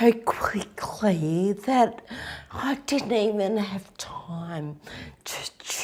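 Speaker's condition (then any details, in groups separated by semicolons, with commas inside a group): Acquired brain injury; hospitalized about 5 months after injury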